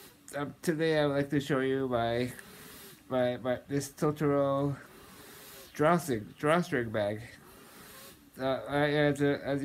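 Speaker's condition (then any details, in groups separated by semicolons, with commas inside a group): Muscular dystrophy, Duchenne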